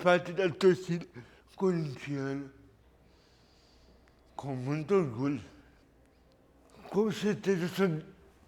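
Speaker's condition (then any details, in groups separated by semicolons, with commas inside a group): Cerebral palsy; lack of oxygen at birth, premature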